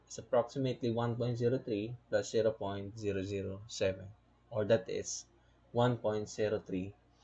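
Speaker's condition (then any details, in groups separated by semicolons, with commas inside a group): No condition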